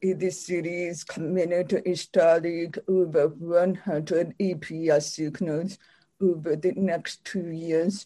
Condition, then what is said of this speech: Deafness. I would also share that I'm deaf and I communicate by speaking for myself, and I also communicate using sign language.